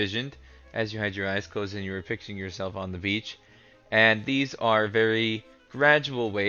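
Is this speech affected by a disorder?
No.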